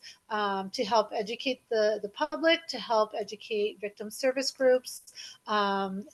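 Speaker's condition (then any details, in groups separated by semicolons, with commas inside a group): No condition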